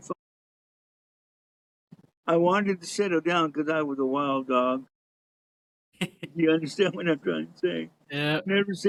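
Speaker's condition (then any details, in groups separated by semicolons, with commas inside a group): Cerebral palsy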